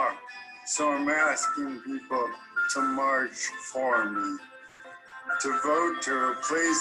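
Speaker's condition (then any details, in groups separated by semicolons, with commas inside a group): ALS; voice changed, losing ability to speak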